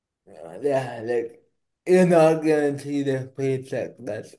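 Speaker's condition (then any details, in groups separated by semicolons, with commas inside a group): Cerebral palsy; not slurred, per host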